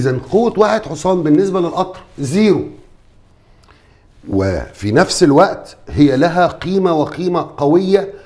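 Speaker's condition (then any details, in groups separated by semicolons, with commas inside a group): No condition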